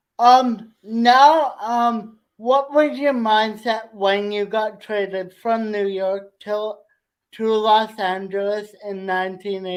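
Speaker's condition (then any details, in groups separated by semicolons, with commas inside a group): Cerebral palsy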